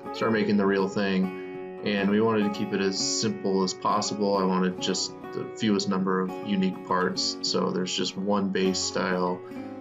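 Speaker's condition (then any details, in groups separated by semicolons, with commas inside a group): No condition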